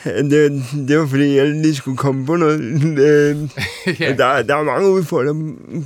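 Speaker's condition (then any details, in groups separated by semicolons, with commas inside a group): Cerebral palsy; uses wheelchair, six wheels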